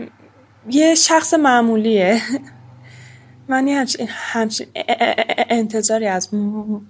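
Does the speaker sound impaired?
Yes: stuttering; worsening with age and stress, worse since shock of thyroid cancer diagnosis two years ago; stuttering more severe than ever at recording; uses filler phrases to avoid blocks, substitutes words, fluent in some situations, avoids phone calls with strangers; here repeated sounds.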